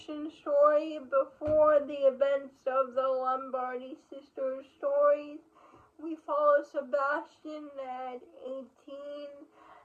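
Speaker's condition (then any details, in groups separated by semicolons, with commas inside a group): Cerebral palsy; uses wheelchair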